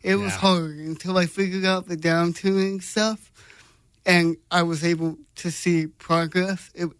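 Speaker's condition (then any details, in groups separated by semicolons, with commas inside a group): Cerebral palsy; congenital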